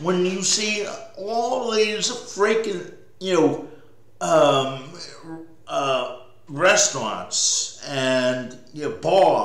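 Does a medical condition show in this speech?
Yes: cerebral palsy.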